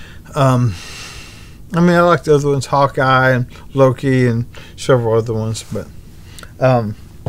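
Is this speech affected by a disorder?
Yes: ALS; bulbar-upper onset, tongue.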